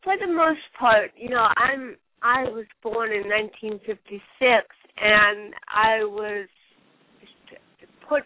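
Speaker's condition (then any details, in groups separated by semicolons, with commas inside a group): Cerebral palsy; since birth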